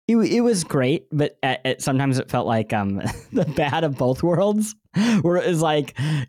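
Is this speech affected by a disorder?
Yes: cleft lip and palate; bandaged.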